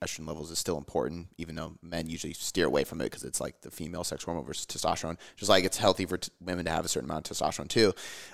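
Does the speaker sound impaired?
No.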